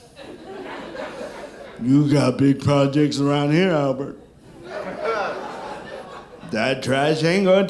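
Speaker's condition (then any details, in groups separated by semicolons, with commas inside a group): Cerebral palsy; from birth; sounds drunk, constant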